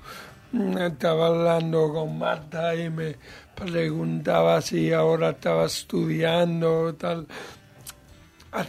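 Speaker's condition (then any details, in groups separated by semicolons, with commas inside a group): Cerebral palsy; mild, lesser degree of disability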